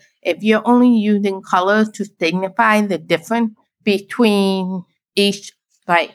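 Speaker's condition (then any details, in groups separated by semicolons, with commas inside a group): Deafblind, born deaf; cochlear implant on left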